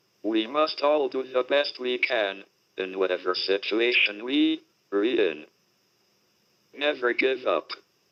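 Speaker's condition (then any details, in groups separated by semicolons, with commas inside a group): Motor neuron disease, speech-generating device; severe, body hardly works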